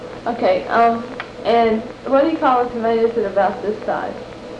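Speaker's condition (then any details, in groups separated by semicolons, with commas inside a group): No condition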